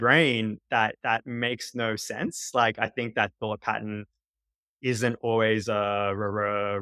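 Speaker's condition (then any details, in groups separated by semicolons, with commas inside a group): Stutter; stutter with blocks at times; Siri on iPhone misunderstands or interrupts, listeners on calls sometimes say not stuttering; repeated sounds, repeated words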